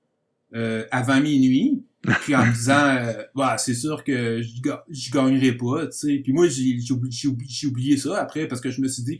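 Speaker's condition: Stuttering; stuttering since birth, described as genetic, present while growing up; working on stuttering through acceptance and normalization, member of Association Bégaiement Communication (ABC); stutters less as acceptance and understanding grow, better control of stuttering; repeated sounds, repeated words

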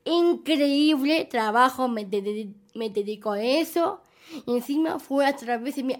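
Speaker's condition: Down syndrome; present from birth

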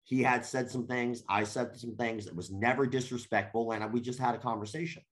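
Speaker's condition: Cleft lip and palate

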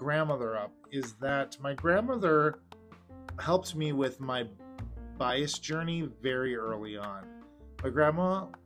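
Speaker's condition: No condition

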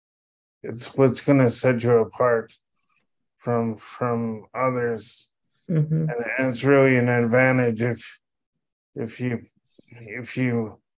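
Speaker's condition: Cerebral palsy; meconium inhaled in labor

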